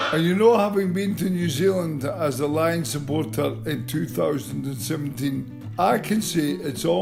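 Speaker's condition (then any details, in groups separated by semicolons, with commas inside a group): Motor neurone disease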